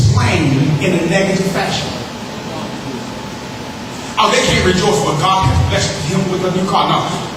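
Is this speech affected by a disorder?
No.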